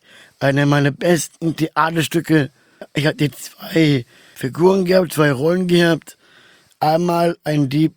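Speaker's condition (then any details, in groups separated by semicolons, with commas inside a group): Down syndrome; trisomy 21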